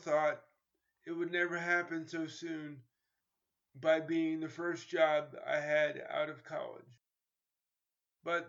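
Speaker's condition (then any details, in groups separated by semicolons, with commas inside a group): Cerebral palsy; stroller in early childhood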